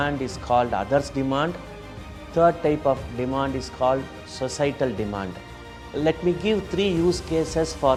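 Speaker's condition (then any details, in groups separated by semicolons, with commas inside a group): No condition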